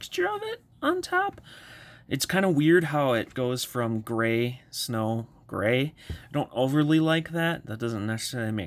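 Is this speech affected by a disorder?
No.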